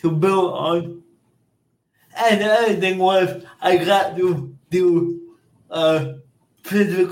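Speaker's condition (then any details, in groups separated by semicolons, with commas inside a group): Cerebral palsy; birth oxygen loss, cord around neck, spasms, limited body control, motor deficits, childhood physical, occupational therapy; mid-range severity, speech impairments, speaks without device; speech therapy from age seven with Jeff in Orlando, school speaking device declined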